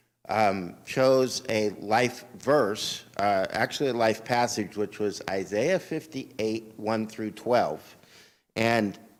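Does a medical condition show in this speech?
No.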